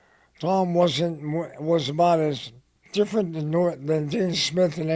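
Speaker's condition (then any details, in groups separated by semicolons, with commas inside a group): Head and neck cancer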